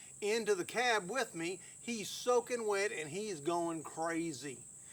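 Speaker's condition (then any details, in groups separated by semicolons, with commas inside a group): No condition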